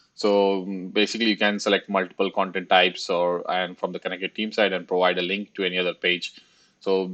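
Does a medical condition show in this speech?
No.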